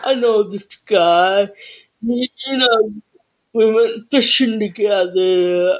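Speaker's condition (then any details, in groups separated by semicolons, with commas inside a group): Deafness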